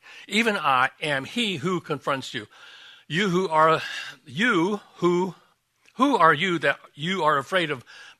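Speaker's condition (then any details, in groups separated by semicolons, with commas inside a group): No condition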